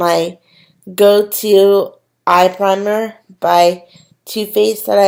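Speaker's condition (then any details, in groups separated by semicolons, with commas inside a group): Cerebral palsy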